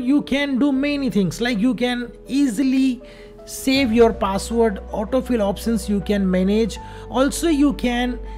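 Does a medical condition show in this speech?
No.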